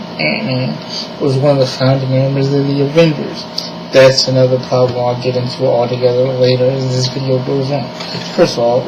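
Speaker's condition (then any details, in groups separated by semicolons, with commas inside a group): Cerebral palsy; diplegia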